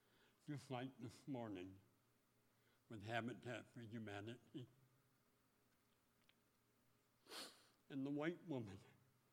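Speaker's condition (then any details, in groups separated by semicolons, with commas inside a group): Speech impediment; taught tongue movement at 12, voicing with clothespin on nose, mirror under lips, impediment recognizable on radio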